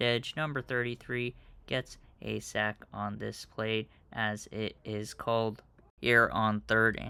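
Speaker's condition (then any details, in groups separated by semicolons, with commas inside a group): No condition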